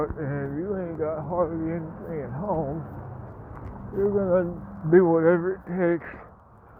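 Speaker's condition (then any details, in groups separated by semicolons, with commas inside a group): Parkinson's; speech impediment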